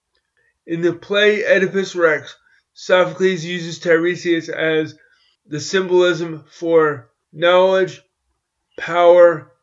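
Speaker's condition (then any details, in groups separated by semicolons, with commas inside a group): Cerebral palsy; walks with crutches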